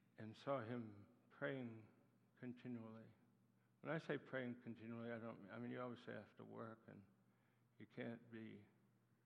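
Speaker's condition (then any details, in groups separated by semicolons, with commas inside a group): Parkinson's disease; neuropathy attacks nerves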